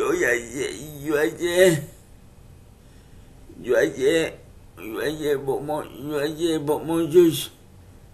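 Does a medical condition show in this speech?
Yes: cerebral palsy; speech affected by condition.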